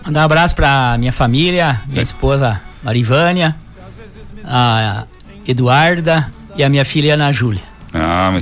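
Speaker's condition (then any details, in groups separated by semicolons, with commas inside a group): No condition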